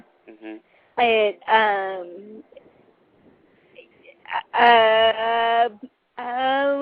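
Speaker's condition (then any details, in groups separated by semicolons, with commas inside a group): Cerebral palsy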